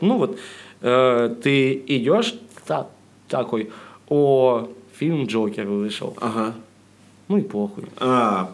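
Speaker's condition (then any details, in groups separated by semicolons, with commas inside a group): Stuttering, mild; persistent stutter, unable to get rid of it; slight stutter, sound and part-word repetitions, blocks, fillers, self-interruptions; repeated sounds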